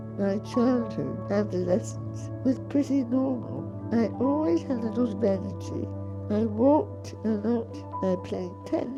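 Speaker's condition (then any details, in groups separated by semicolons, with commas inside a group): Pompe disease, late onset; breathing weakened, stopped singing, talking very tiring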